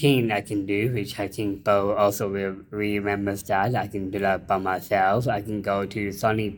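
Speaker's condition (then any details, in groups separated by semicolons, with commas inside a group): Down syndrome; intellectual disability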